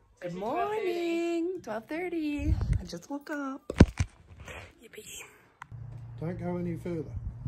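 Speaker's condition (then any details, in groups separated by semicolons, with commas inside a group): No condition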